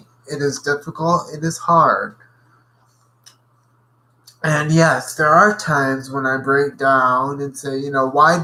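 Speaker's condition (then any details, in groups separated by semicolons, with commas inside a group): Cerebral palsy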